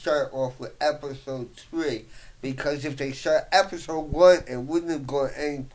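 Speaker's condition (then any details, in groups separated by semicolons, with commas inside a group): Voice box damage, traumatic brain injury; listeners misjudge as mentally impaired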